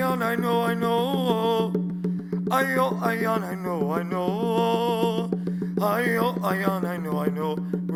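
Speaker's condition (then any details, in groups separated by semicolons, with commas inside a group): No condition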